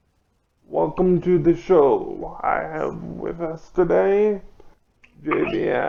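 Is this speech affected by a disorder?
Yes: cerebral palsy; limbs affected.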